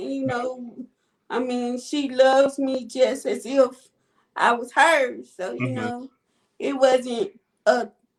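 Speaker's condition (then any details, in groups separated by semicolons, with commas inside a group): Cerebral palsy; quadriplegic type, all four limbs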